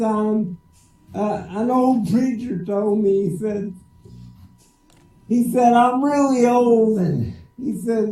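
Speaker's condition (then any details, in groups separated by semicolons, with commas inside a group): Cerebral palsy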